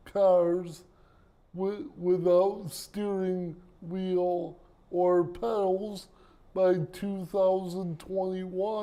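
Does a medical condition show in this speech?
Yes: cerebral palsy; present from birth.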